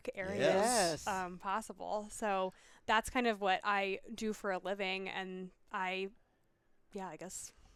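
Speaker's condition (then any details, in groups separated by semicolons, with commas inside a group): No condition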